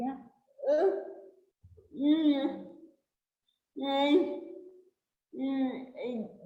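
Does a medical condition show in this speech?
Yes: cerebral palsy; since birth.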